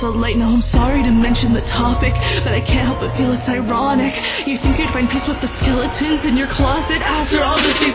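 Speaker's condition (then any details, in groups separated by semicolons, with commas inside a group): No condition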